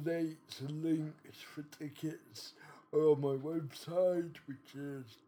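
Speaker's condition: Cerebral palsy

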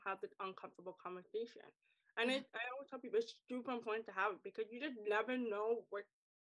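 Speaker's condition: Deafness, acquired deafness, wears hearing aids

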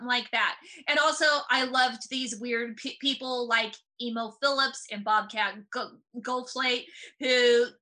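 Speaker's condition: Stuttering; stutter since about third grade, brain-based, joined stuttering project of Michael Sugarman, later National Stuttering Association; adult, openly stutters, performs stand-up comedy, began stand-up at 35 after stuttering conference; stutter sometimes shows on stage, once concealed with funny voice or intonation in eighth grade; repeated sounds, blocks

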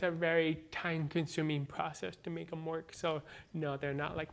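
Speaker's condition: Born deaf, cochlear implant, congenital

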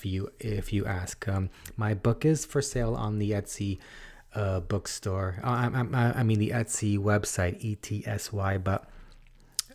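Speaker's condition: No condition

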